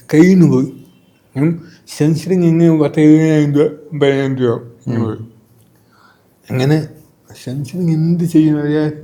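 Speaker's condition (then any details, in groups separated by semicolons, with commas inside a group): Cerebral palsy; from birth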